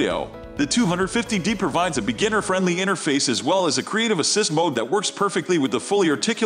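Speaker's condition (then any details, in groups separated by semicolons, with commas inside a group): No condition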